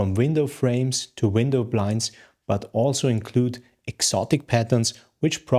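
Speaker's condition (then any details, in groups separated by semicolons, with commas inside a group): No condition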